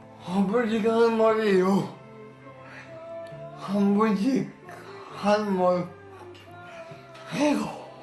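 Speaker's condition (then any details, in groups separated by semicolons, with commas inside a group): Grade 1 brain lesion disability, severe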